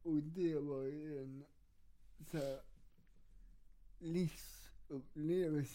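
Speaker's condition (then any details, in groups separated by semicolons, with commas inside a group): Cerebral palsy; has two wheelchairs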